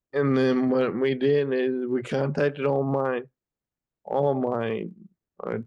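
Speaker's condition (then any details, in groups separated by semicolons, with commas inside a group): Friedreich's ataxia; 14 years since diagnosis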